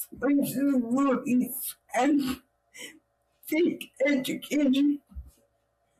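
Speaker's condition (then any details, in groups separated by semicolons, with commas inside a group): Cerebral palsy; own voice needs subtitles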